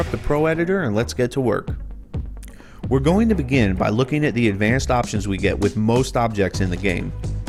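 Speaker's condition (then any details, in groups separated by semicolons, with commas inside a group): No condition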